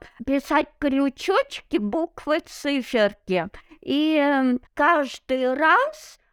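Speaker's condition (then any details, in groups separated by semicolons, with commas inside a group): Cerebral palsy; abnormal gait, needs help on stairs without railings, walks everywhere, no wheelchair, home-schooled as child; no felt limitations currently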